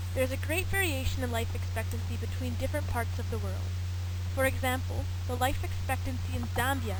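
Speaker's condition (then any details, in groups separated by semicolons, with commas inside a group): No condition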